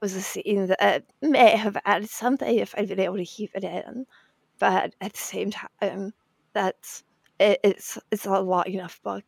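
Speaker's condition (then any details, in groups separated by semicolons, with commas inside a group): Spasmodic dysphonia; repeated Botox injections silenced voice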